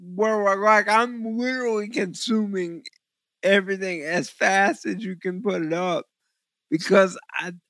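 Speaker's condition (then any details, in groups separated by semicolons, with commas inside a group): Cerebral palsy; eyes weird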